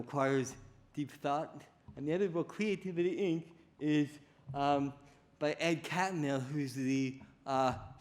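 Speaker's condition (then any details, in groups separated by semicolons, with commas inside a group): Cerebral palsy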